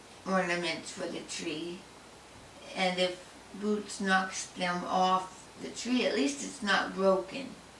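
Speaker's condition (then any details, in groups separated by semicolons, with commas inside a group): Tongue cancer; tongue cancer, surgery and other treatments; had speech therapy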